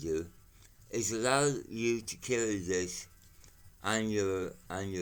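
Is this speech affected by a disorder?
Yes: mouth cancer.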